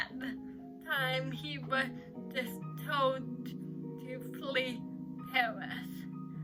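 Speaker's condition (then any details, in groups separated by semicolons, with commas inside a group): Cerebral palsy; uses crutches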